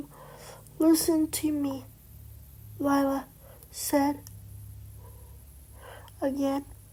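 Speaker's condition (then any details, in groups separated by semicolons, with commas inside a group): Cerebral palsy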